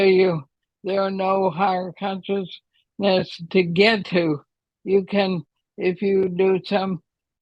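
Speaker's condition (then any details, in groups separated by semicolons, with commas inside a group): ALS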